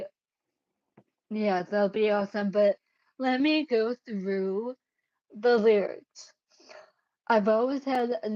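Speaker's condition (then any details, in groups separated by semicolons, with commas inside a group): Cerebellar ataxia; caused by brain bleed, unsteady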